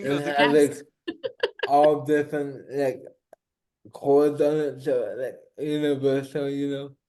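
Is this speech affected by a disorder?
Yes: cerebral palsy.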